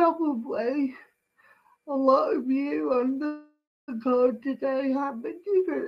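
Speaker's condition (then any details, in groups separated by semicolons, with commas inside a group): Cerebral palsy; speech impediment, speaks slowly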